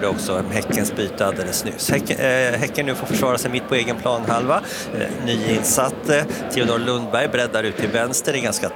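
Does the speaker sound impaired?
No.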